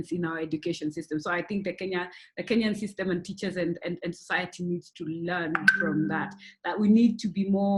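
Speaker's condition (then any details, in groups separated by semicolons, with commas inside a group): No condition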